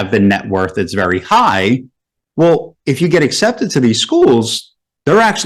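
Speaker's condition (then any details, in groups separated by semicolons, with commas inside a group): No condition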